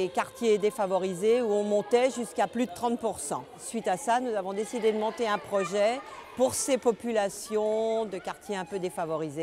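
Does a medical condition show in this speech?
No.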